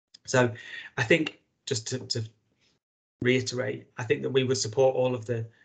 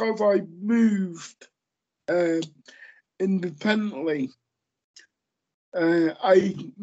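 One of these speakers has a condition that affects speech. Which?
The second: cerebral palsy; lifelong.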